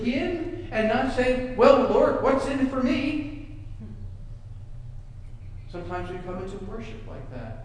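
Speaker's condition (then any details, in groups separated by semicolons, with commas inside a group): No condition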